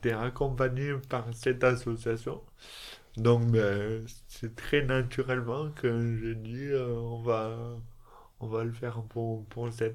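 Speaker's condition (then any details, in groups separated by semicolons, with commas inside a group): Dystonia; elocution difficulties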